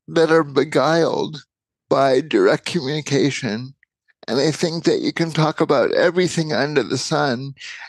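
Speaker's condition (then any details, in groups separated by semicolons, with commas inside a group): Cerebral palsy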